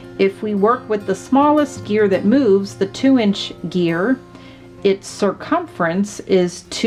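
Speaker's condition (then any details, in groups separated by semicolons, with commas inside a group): No condition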